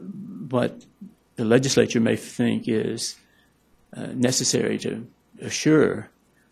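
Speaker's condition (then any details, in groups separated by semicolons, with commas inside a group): Parkinson's; may stumble over words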